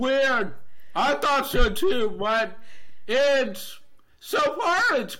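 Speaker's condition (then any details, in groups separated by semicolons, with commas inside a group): Deafness, Neurofibromatosis Type 2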